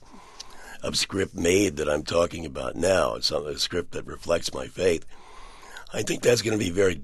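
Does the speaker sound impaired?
Yes: partial laryngectomy for throat cancer; 80% larynx removed, Cleveland Clinic experimental surgery attaching left neck muscles, long-term trach; years after surgery, voice improved, often complimented as sexy; unable to speak about two years, once sounded like Brando, voice now improved but noticeably altered.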